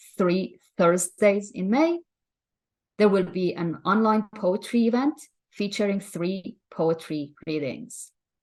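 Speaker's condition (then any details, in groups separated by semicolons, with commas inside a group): No condition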